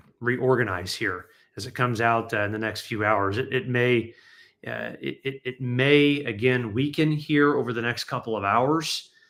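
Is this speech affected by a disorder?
No.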